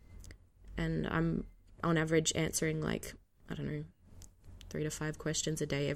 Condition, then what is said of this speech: None; typical speech.